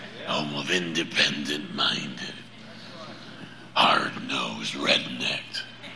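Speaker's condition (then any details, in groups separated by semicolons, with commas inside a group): Laryngeal cancer; prior chemo and radiation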